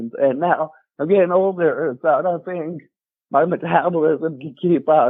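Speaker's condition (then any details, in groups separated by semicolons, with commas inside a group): Muscular dystrophy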